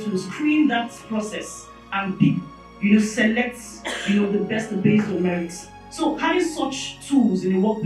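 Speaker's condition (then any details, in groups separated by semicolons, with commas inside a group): No condition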